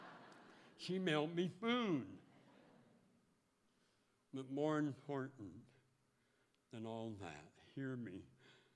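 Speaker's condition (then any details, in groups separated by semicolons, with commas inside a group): Speech impediment; taught tongue movement at 12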